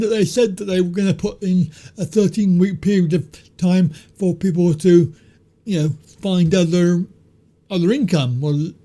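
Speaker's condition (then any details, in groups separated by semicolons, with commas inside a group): Cerebral palsy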